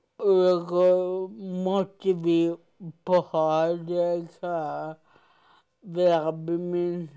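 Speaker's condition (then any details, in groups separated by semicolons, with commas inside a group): Cerebral palsy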